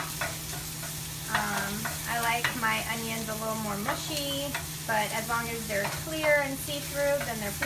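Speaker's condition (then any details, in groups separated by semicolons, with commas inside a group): No condition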